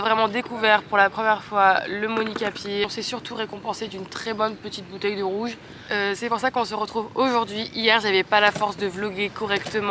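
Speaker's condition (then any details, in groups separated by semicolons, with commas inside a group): No condition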